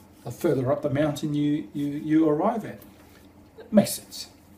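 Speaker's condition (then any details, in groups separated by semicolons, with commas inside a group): No condition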